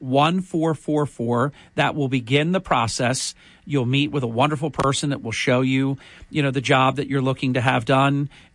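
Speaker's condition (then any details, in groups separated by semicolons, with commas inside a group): No condition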